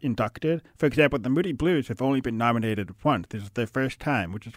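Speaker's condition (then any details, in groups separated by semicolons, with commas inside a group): Hard of hearing; deaf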